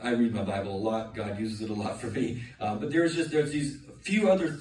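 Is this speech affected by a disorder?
No.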